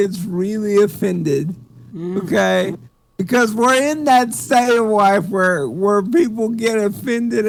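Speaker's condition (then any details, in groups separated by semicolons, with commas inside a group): Cerebral palsy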